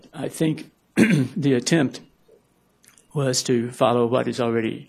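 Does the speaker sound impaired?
Yes: Parkinson's; may appear very nervous due to Parkinson's; may stumble over words.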